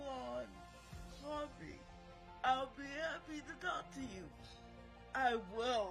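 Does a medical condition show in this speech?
Yes: cerebral palsy; uses wheelchair; massage therapy.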